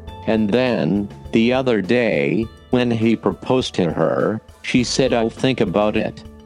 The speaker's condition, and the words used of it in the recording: None; typical speech.